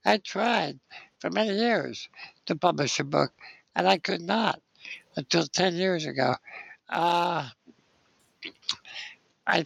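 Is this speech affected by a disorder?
Yes: spinal muscular atrophy; 60 years old.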